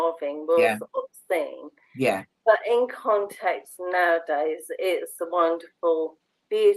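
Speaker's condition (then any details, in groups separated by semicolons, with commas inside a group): Motor neurone disease; bulbar onset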